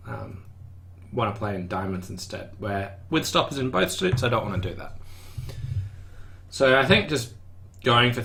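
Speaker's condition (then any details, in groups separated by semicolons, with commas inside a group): No condition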